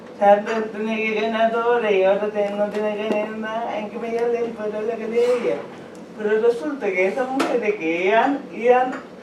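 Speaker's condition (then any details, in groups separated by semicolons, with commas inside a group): Cerebral palsy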